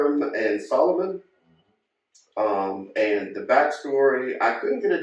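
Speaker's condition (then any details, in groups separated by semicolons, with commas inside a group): No condition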